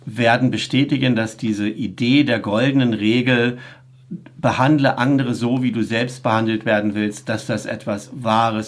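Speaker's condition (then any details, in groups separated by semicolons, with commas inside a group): No condition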